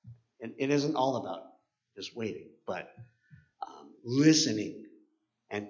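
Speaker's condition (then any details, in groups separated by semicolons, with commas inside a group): Cleft palate; congenital cleft palate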